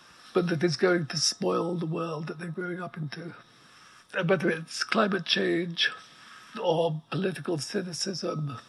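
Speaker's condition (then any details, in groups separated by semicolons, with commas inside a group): ALS; progressive neuromuscular illness, effectively quadriplegic, wheelchair within 6 months of diagnosis, writes by dictation; voice very weak, needs amplifier, breathing apparatus audible in background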